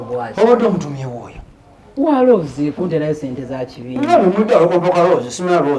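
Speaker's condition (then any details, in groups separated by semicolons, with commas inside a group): No condition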